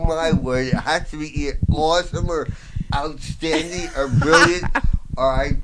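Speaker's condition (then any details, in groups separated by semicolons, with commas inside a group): Voice box damage, traumatic brain injury; difficulty talking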